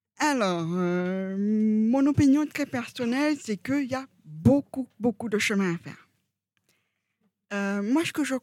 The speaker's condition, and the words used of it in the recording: Deafness. Moi, je suis sourde profonde. J'oralise depuis toute petite.